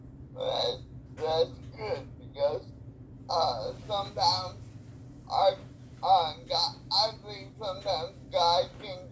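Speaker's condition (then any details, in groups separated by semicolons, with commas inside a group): Cerebral palsy, spastic, mild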